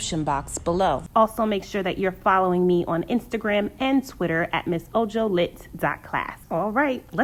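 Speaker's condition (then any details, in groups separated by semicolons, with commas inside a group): No condition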